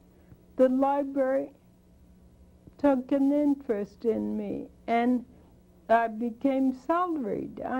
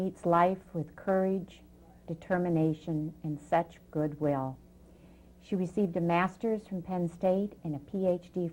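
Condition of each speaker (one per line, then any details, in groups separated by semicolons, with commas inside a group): Spinocerebellar degeneration; genetic form; speech once almost incoherent, improved with intensive therapy
No condition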